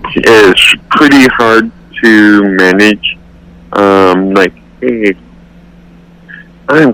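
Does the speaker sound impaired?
Yes: cerebral palsy; accepts own voice, declined voice surgery due to risk of losing speech.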